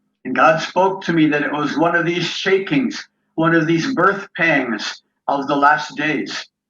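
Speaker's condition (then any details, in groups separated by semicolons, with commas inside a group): No condition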